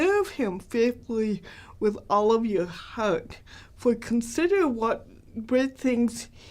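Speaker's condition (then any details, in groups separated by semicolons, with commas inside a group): Cerebral palsy, mild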